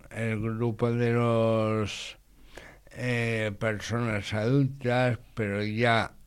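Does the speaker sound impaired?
Yes: condition akin to cerebral palsy; acquired after age three, lasting sequelae from an event or accident.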